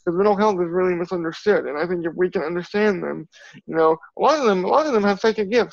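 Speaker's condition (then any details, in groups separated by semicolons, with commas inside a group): Cerebral palsy; from birth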